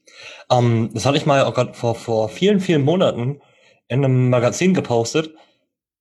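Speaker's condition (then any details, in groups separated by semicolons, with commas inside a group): Cleft lip and palate, cleft lip, jaw and palate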